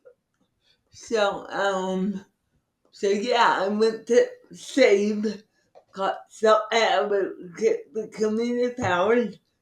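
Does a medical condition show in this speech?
Yes: cerebral palsy; from birth.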